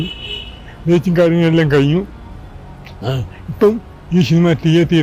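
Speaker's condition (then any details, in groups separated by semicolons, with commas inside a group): Cerebral palsy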